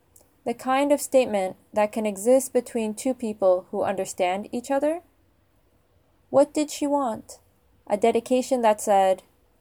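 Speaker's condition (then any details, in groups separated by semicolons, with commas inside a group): No condition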